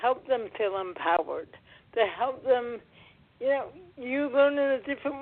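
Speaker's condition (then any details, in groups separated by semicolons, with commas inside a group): Cerebral palsy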